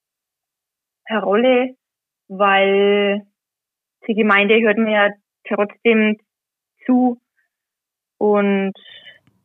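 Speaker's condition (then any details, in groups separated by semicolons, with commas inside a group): Stuttering; covert stuttering, noticed around age 10, hidden until age 21; no longer hiding stuttering, regularly reads gospel or epistle aloud as church lector; reading aloud not stutter-free, anticipates problem words, once hid by word switching and fillers, avoided t-words at school; prolonged sounds, blocks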